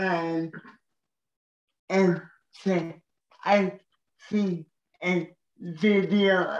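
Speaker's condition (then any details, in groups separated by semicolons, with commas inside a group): Cerebral palsy; wheelchair user; severe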